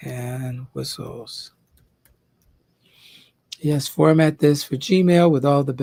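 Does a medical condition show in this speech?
No.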